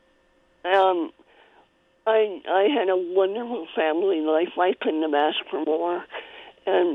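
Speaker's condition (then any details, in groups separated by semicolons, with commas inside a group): Cleft palate; congenital, present from birth; spoon feeding needed at one point in early childhood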